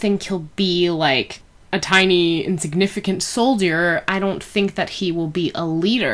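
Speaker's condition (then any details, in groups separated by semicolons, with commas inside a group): No condition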